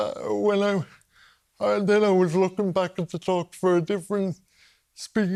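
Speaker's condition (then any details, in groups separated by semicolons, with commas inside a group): Cerebral palsy; quadriplegic cerebral palsy; lifelong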